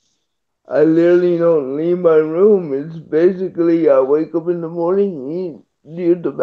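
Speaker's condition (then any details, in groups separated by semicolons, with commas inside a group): Cerebral palsy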